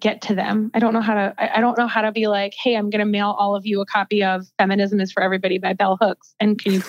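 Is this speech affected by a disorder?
No.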